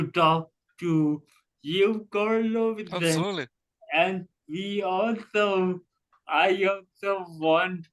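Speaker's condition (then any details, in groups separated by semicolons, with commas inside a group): Cerebral palsy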